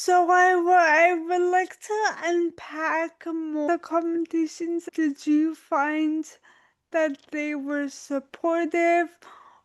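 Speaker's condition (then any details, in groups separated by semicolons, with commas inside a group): Dystonia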